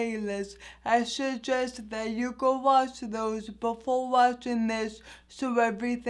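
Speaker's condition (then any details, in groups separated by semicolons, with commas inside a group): Anoxic brain injury; tongue protrusion limited while unresponsive, had speech therapy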